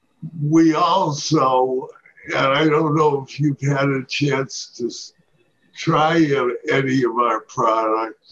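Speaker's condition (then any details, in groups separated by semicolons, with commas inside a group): Parkinson's disease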